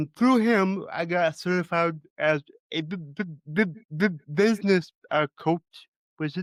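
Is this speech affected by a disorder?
Yes: cerebral palsy; from birth, birth asphyxia.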